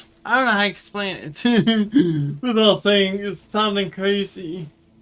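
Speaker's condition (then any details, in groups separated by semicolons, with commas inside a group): Cerebral palsy; wheelchair user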